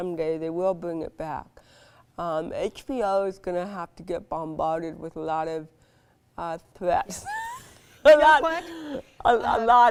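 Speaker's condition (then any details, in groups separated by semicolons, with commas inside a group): Cerebral palsy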